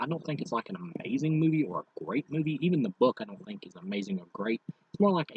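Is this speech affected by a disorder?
No.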